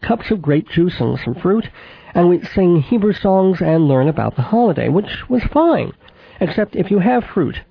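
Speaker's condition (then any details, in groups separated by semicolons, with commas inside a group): Cleft palate with lisp; therapy with Mrs. Adler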